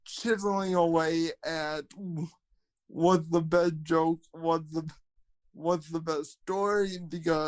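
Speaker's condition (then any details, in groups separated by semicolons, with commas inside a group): Cerebral palsy, spastic quadriplegia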